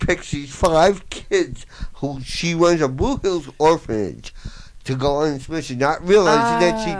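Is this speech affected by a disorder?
Yes: voice box damage, traumatic brain injury; voice box partially damaged by fireman's trach tube, traumatic brain injury from smoke inhalation in fire; tbi found 3-4 years ago, rehabilitation services, fine motor loss, half lung capacity lost, cannot handwrite; difficulty talking, lost singing voice, slight speech impediment, listeners misjudge as mentally impaired.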